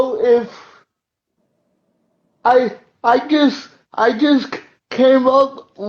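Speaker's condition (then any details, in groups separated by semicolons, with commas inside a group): Cerebral palsy; uses wheelchair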